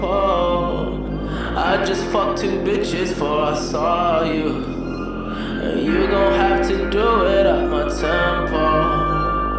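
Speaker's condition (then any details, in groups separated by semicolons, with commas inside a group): No condition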